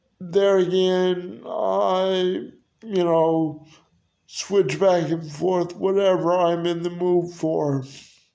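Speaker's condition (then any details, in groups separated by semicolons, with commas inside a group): Cerebral palsy; wheelchair, needs transfer help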